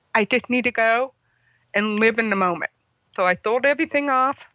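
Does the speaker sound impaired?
Yes: congenital hearing loss, congenital, about 75% hearing loss.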